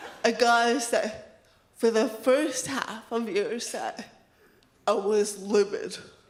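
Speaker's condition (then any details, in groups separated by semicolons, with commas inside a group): Cerebral palsy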